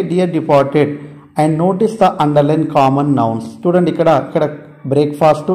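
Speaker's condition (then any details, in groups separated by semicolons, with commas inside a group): No condition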